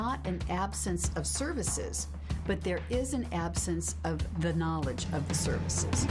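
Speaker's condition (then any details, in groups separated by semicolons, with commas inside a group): No condition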